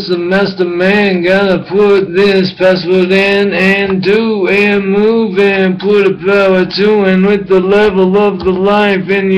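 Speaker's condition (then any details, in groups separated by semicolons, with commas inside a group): Brain injury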